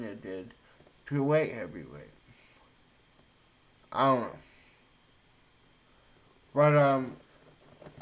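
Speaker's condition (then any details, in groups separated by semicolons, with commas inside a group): Cerebral palsy; speech affected by cerebral palsy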